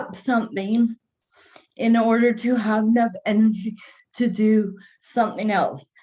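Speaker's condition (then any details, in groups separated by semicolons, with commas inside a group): Cerebral palsy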